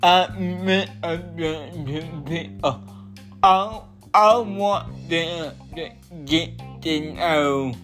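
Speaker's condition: Cerebral palsy

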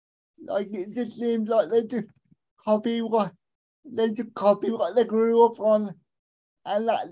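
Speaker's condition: Cerebral palsy; able to communicate

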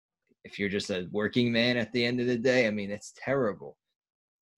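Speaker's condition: No condition

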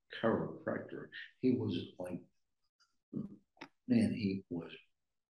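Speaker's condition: Aphasia after stroke; severe stroke during procedure, voice lessons

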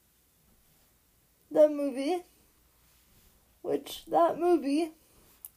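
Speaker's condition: Cerebral palsy; since birth

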